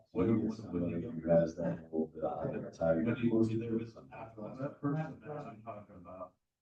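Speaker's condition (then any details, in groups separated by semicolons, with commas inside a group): No condition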